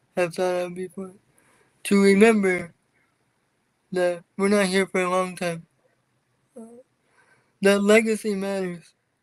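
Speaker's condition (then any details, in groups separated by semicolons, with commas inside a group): Cerebral palsy; from birth, wheelchair user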